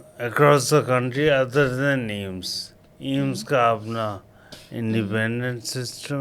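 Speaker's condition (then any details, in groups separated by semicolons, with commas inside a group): Coma after road accident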